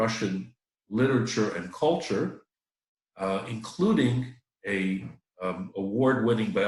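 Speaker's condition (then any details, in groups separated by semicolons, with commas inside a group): No condition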